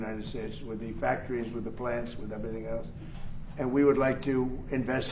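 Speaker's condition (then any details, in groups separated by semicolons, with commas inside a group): No condition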